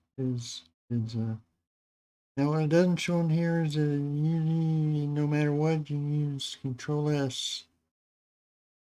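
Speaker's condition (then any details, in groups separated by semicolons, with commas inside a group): Parkinson's disease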